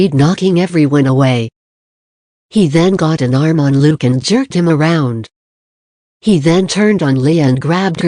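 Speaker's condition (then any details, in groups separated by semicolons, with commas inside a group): No condition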